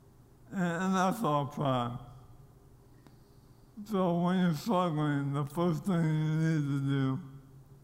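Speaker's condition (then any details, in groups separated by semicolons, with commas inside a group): ALS; diagnosed during pro football career in Nashville after loss of strength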